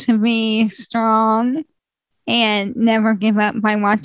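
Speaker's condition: ALS; no cure

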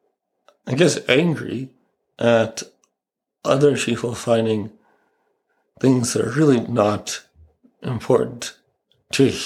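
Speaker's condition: ALS; father Bob Snow died of ALS, right hand and forearm affected, left hand partly weak, feeding tube, clinical trial drug; 2.5 years since diagnosis, earlier nine-month plateau ended, recent pneumonia with breathing concerns; tongue affected but unchanged, predicted speech loss within a year not happened, voice changed, sounds older, voice challenges at work

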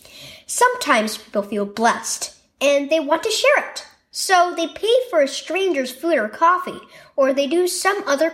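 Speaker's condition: No condition

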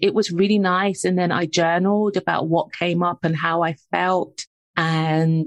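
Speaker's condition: No condition

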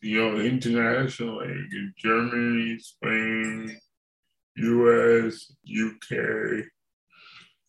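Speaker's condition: Cerebral palsy; from birth

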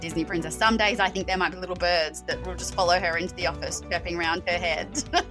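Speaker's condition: No condition

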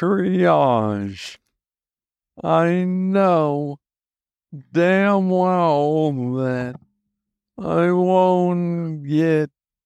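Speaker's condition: Parkinson's disease, young onset

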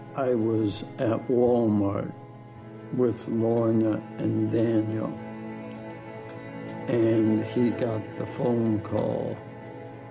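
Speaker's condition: ALS; diagnosed about 13 years ago

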